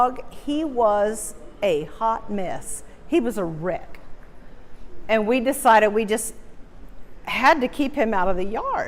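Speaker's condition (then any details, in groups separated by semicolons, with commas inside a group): No condition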